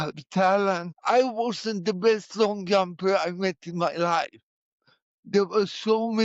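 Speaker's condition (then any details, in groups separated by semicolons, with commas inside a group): Cerebral palsy; from birth, birth asphyxia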